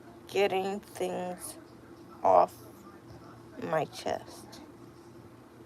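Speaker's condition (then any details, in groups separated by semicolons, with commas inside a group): Cerebral palsy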